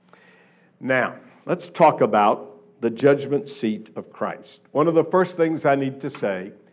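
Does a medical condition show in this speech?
No.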